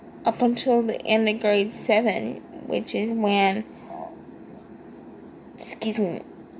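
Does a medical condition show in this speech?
Yes: cerebral palsy, triplegia.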